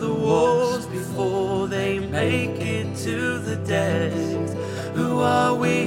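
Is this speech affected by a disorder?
No.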